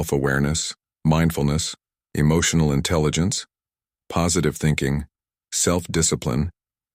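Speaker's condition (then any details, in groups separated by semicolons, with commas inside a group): No condition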